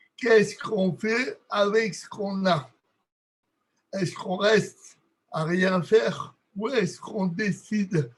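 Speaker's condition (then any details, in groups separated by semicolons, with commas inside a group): Cerebral palsy; from birth, lack of oxygen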